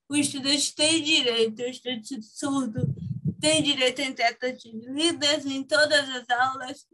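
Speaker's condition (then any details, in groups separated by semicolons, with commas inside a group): Cerebral palsy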